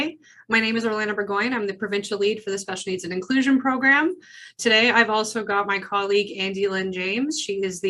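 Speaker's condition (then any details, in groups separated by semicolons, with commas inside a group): No condition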